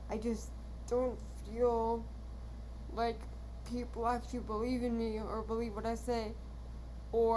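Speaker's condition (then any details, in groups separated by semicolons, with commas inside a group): Cerebral palsy, dystonic hemiplegia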